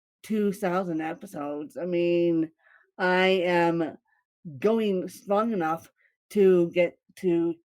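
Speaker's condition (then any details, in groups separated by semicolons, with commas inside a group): Cerebral palsy, mixed, moderate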